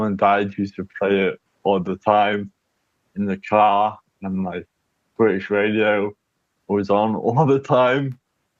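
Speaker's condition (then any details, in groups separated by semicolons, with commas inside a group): Cerebral palsy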